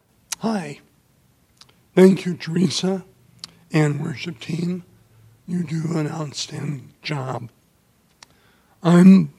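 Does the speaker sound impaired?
Yes: ALS; voice problem of unclear cause, first diagnosed as ALS, Lou Gehrig's disease; voice affected.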